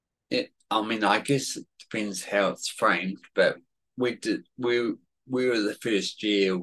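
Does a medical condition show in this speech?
Yes: cerebellar atrophy; said to be genetic, significant environmental component, affects speech and balance, worse when tired or stressed; worse today than usual.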